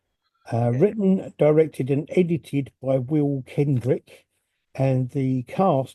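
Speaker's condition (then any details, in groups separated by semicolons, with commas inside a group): No condition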